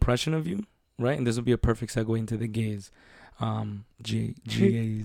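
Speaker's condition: No condition

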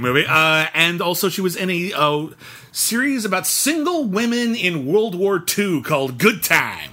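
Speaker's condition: No condition

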